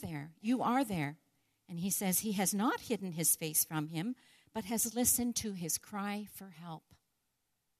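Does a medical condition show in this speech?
No.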